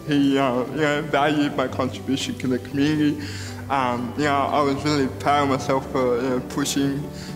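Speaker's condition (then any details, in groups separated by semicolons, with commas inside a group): Cerebral palsy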